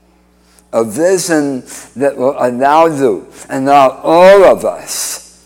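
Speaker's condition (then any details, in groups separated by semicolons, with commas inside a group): Speech impediment after cancer surgery; radiation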